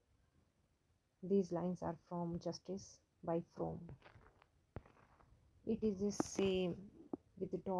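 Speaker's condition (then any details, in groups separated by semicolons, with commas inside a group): No condition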